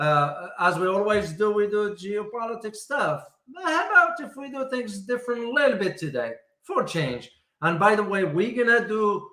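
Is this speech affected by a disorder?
No.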